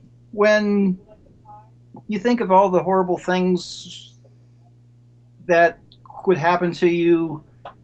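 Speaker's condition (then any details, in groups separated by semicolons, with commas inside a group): Stuttering; every syllable in grade school, wrote notes, severe through college, therapy in school and Columbus, Ohio hospital; self-described mild stutterer, mostly fluent; severe when nervous, none when drunk or very angry, less with household; prolonged sounds, blocks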